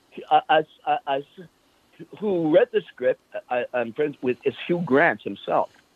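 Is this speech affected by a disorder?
Yes: stutter; stutter from birth, long-standing determination to overcome it; largely overcome, mild residual stutter; still stutters a bit, far less than before; here repeated sounds.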